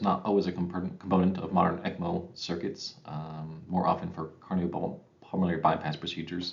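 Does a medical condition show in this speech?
No.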